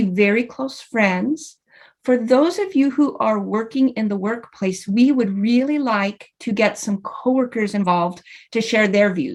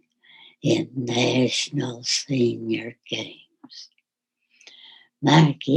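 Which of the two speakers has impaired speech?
The second: spasmodic dysphonia; faulty brain signals to vocal cords; repeated Botox injections, benefit lasts about 3 months; voice lost, hard to understand, smoother after injections.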